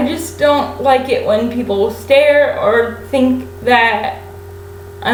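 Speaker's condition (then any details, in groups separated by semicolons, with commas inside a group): Cerebral palsy; poor balance, infant ventilator, many surgeries, therapy, casting; physical therapy since age three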